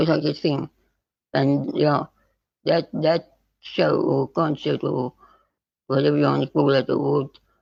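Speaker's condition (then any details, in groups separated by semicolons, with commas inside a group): Spinal muscular atrophy type 2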